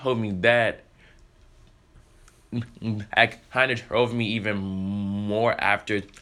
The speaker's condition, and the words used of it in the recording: Stuttering. That also helps me build my confidence in speaking in front of large crowds with a stutter and trying my best and not to stutter.